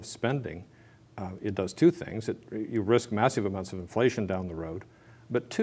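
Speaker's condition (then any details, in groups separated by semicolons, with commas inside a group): No condition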